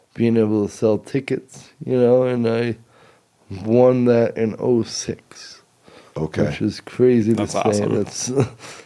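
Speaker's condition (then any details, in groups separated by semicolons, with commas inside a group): Cerebral palsy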